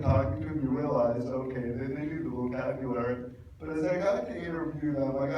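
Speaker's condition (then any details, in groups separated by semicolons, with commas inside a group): Cerebral palsy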